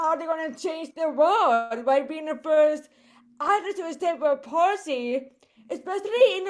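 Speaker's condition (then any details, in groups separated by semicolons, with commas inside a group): Cerebral palsy; voice affected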